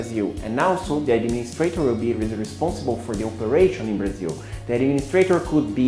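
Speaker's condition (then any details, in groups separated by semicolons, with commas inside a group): No condition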